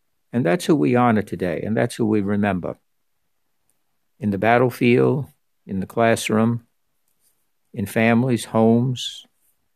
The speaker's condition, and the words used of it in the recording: None; typical speech.